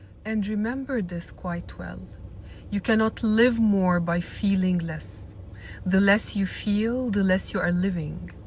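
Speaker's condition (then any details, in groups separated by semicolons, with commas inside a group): No condition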